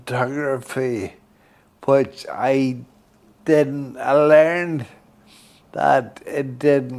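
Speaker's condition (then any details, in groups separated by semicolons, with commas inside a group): Friedreich's ataxia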